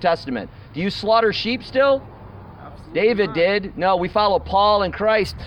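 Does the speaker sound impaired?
No.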